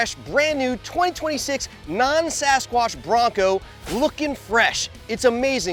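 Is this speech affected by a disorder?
No.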